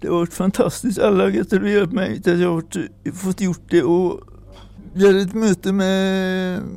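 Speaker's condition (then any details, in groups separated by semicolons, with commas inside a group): Atypical Parkinson's; very rare severe form, began with finger tremors, sudden freezing of hand movement, walks with crutches; bad days: needs help with medication, dressing, toileting, goes stiff, sometimes cannot rise from bed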